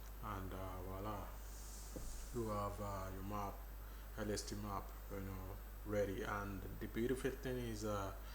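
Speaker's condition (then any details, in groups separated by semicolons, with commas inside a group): No condition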